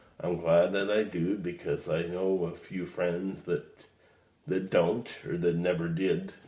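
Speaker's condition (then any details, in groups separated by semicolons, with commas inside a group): Cerebral palsy; fine motor problems, uses crutches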